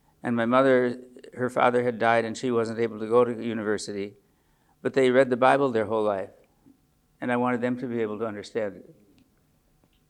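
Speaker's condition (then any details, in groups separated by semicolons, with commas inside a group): Parkinson's disease; age 74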